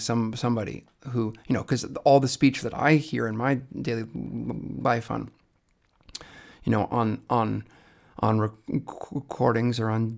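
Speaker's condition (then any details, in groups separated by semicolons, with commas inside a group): Stuttering; persistent adult stutter since childhood, fluency shaping then acceptance therapy, permanently worse after harsh therapist; aims to stutter better, deliberate stutters, prolongations, repetitions, recent ADHD diagnosis, medication helps notice own stuttering; blocks, lip modification to conceal stutter, very slow clinic speech fluent but rejected; repeated sounds, repeated words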